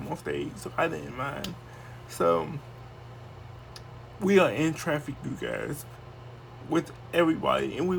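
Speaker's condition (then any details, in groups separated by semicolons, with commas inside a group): Cerebral palsy; wheelchair user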